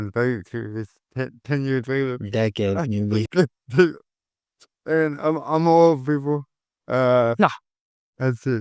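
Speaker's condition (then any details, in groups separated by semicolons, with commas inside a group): Cerebral palsy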